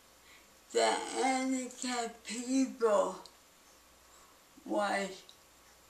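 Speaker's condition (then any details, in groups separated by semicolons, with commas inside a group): Cerebral palsy; balance and speech most affected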